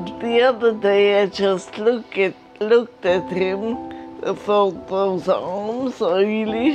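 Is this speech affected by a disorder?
Yes: multiple sclerosis; uses wheelchair.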